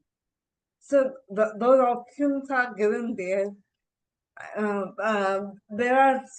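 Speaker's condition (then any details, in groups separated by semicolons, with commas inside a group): Encephalitis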